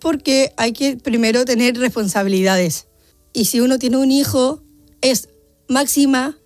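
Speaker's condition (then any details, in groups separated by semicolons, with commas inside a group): Down syndrome; congenital; adult, aged 30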